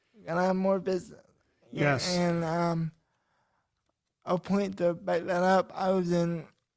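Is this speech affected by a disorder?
Yes: cerebral palsy.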